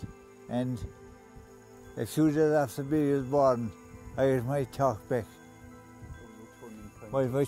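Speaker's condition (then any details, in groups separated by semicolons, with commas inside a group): Head injury from fall; workplace fall; speech lost then returned, not as good as before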